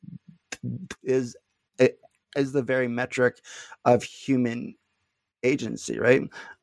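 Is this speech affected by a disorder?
Yes: stuttering; not stuttering much at time of recording; here repeated sounds.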